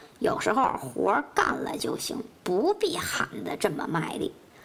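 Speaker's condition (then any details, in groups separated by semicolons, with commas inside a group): No condition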